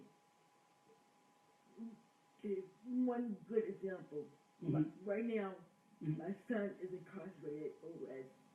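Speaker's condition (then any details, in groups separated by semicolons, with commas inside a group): Cerebral palsy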